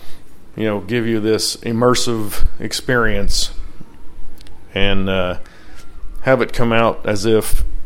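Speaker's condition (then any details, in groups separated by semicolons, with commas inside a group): No condition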